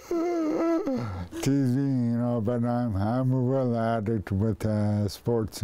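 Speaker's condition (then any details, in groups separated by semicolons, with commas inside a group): Primary lateral sclerosis; first diagnosed ALS, revised to PLS, slow progression; diagnosed about 15 years ago, stopped working 10 years ago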